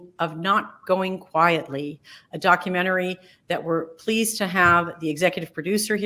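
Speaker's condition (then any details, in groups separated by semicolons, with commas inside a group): No condition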